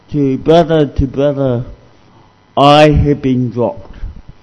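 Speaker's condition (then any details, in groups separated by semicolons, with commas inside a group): Cerebral palsy; discovered at age 2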